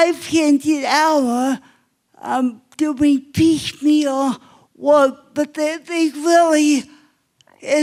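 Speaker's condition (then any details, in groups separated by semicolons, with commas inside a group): Cerebral palsy; obvious speech impairment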